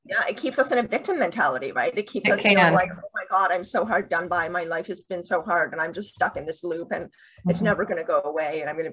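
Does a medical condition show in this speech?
Yes: deafness with cochlear implants, bilateral cochlear implants; two cochlear implants, two major implant surgeries, would be unable to communicate without implants; uses two cochlear implants.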